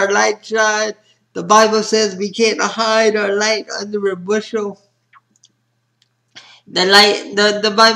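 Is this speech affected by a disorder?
Yes: spastic cerebral palsy.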